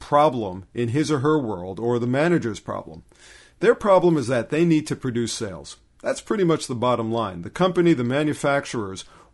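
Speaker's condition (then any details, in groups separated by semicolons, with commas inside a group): No condition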